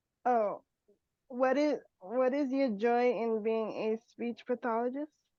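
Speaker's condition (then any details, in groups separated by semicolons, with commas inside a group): Cerebral palsy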